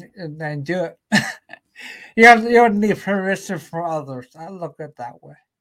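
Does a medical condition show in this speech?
Yes: cerebellar ataxia; shaky, symptoms before diagnosis, uses small roller when out goose hunting; starting speech therapy and physical therapy next week, occupational therapy mentioned; slurs a bit, voice affected a little, may need to repeat himself.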